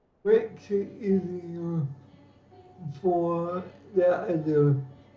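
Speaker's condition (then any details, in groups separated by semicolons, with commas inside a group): Cerebral palsy; lifelong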